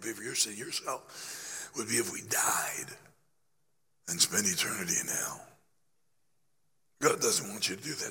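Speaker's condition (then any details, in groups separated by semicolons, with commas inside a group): Laryngeal cancer after radiation; still affected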